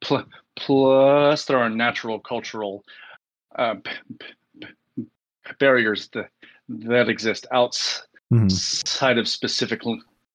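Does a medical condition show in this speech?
Yes: stuttering; formerly more severe, no longer trapped in it; not always fluent on calls, stutters mainly when inattentive, losing concentration, facing fierce debater or time pressure; here repeated sounds, prolonged sounds, blocks.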